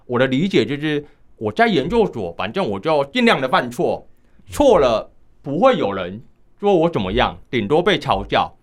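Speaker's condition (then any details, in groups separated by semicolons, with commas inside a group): Hearing impairment, mild; unusual high-frequency hearing loss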